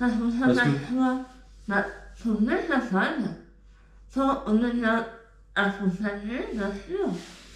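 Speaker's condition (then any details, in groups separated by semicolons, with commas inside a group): Tongue cancer; eating difficulty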